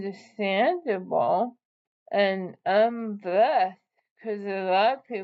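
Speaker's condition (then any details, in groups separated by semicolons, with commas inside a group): ALS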